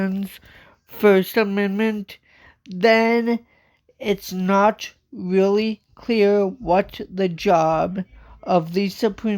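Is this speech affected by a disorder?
Yes: cerebral palsy.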